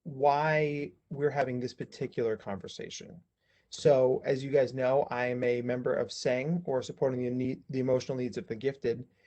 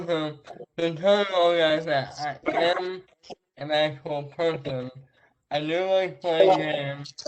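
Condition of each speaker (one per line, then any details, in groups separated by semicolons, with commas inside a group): No condition
Traumatic brain injury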